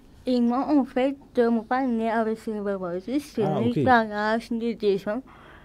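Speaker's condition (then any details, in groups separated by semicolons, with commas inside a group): Cerebral palsy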